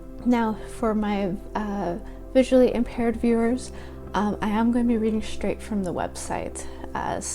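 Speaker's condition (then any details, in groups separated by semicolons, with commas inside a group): No condition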